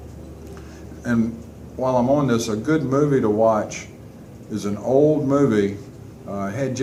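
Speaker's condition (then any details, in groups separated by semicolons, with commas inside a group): No condition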